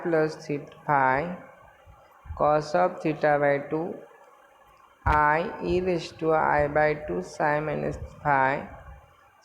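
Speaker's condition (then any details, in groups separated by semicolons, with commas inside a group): No condition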